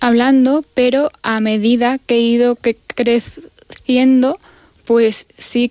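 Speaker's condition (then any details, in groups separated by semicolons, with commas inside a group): Stuttering; onset around age 5, little blocking noticed early, blocking increased while growing up; persistent stuttering in adulthood; gets stuck when speaking; repeated sounds, prolonged sounds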